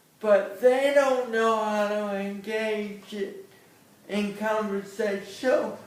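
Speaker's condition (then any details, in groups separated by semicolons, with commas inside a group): Cerebral palsy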